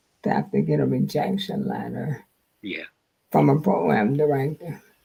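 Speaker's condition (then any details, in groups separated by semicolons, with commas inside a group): Multiple sclerosis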